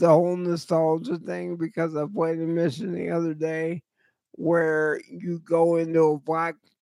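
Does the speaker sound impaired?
Yes: cerebral palsy; eyes wander, trouble focusing eyes, difficulty focusing in vr, wears eyewear partly because of wandering eyes; voice always shot.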